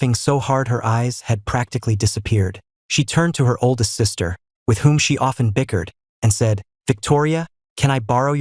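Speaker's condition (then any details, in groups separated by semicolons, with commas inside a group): No condition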